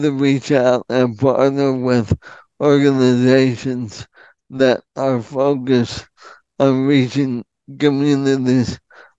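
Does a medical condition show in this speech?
Yes: ALS; speaks in full sentences.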